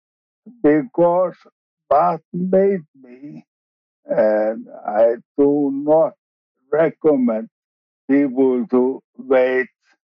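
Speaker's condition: ALS, bulbar onset, later regular ALS; wheelchair user

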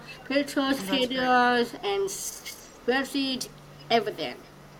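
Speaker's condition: Down syndrome; congenital, present since birth

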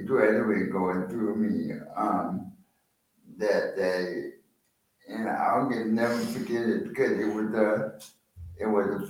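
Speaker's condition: Spastic quadriplegic cerebral palsy; first one mother of family friend Josh

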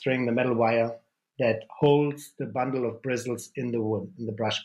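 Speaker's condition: No condition

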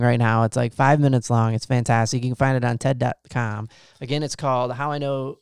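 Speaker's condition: No condition

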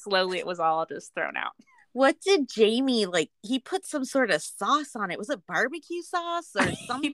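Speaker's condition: No condition

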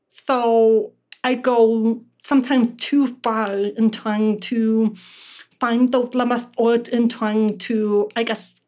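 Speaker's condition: Deafness; relies on lip reading

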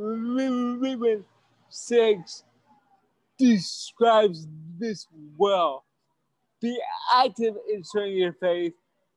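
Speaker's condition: Stuttering; stutter since at least college years, once severe, stuttered every word of first talk at OU campus ministry; milder now, still stutters; repeated sounds, prolonged sounds

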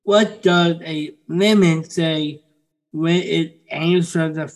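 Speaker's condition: Down syndrome; heart defect with two holes

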